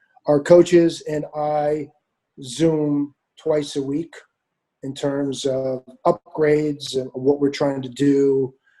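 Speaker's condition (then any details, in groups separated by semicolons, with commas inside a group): No condition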